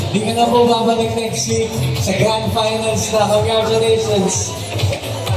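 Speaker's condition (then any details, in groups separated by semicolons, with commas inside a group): No condition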